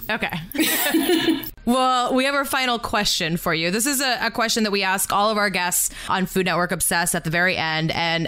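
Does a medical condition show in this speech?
No.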